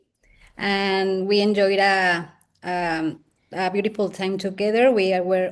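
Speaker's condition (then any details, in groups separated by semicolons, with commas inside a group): No condition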